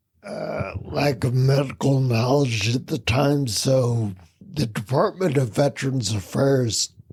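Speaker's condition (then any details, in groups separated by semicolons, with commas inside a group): Spinocerebellar ataxia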